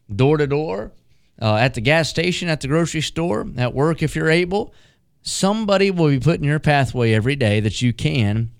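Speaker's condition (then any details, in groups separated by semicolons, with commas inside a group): No condition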